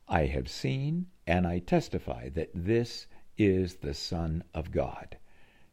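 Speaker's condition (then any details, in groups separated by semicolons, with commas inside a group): No condition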